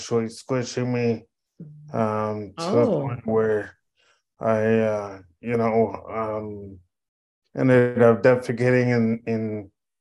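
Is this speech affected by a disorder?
Yes: cerebral palsy; contractions compressing.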